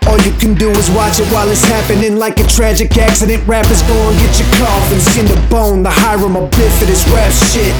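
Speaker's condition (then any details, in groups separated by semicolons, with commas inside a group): No condition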